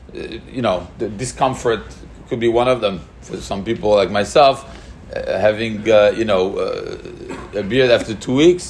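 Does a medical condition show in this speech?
No.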